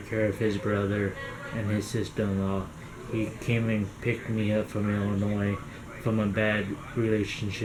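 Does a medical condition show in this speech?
Yes: cerebral palsy.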